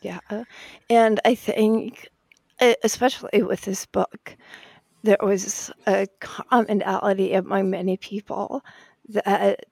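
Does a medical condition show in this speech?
Yes: spasmodic dysphonia; voice may sound like glitching audio, shaky, likened to NPR host Diane Rehm.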